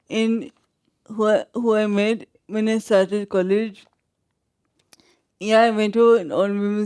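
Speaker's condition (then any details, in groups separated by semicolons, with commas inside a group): Traumatic brain injury; severe, motorcycle accident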